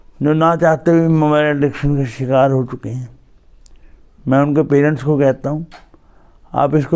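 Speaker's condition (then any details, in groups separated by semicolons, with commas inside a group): Cerebral palsy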